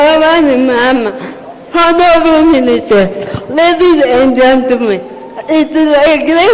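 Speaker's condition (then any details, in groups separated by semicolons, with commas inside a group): Cerebral palsy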